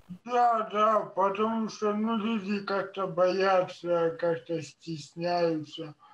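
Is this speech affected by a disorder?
Yes: cerebral palsy.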